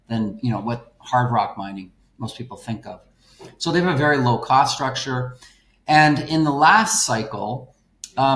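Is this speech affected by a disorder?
No.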